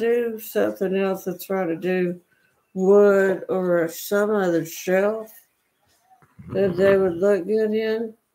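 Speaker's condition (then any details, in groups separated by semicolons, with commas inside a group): Cerebral palsy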